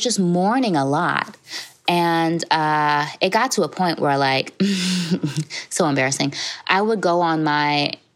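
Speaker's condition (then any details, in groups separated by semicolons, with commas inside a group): Stutter; very severe in high school around age 17; stutter very bad in high school, afraid of talking and communicating; prolonged sounds, blocks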